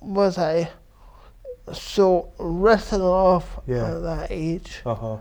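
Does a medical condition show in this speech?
Yes: cerebral palsy; affects verbal speech.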